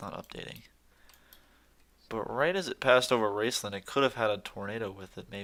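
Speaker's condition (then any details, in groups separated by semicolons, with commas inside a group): No condition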